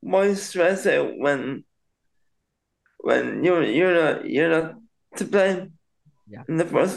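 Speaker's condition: Cerebral palsy; very slightly delayed speech

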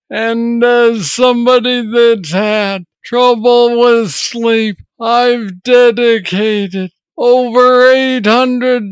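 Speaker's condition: Parkinson's disease; diagnosed at age 35

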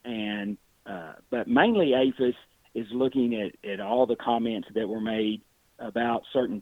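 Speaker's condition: No condition

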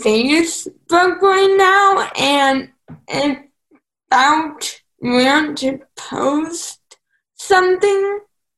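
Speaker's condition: Cerebral palsy; some mental developmental delay

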